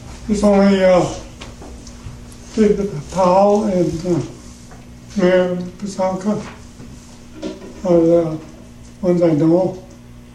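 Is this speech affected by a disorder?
Yes: Parkinson's; trouble in the throat while speaking.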